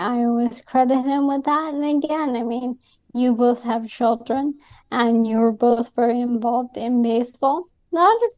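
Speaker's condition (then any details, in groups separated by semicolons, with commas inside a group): ALS; Columbia University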